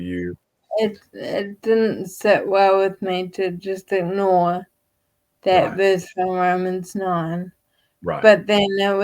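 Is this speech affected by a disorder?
Yes: Friedreich's ataxia; wheelchair user.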